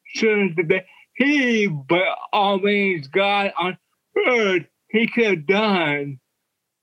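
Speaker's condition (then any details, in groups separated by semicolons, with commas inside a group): Cerebral palsy; wheelchair user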